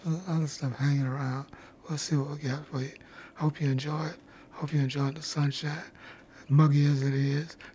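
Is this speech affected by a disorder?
Yes: dysphonia; dysphonia most of adult life, big hole in throat; recently diagnosed by specialists at Wash U in St. Louis, scary voice trouble past 24 months; voice gets quieter the more spoken, voice drops off, hard to hear.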